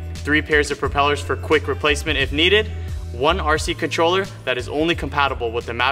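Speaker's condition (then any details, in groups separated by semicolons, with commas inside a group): No condition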